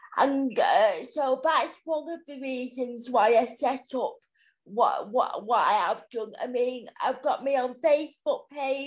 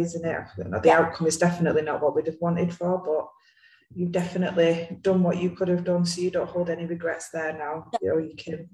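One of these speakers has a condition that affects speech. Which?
The first: cerebral palsy; physical disability only, wheelchair user.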